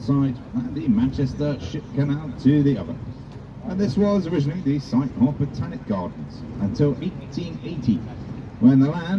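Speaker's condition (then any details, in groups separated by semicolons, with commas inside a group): No condition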